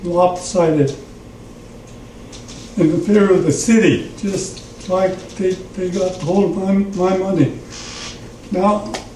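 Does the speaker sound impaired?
Yes: Parkinson's; trouble in the throat when speaking.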